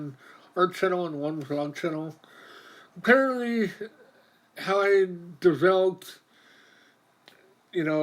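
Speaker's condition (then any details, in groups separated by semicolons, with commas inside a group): Mobius syndrome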